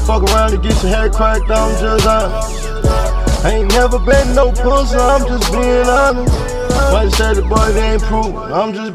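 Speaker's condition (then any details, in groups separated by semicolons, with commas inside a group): No condition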